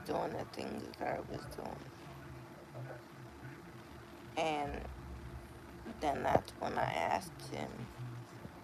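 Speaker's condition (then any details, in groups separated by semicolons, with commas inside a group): Cerebral palsy; sounds out of breath after therapy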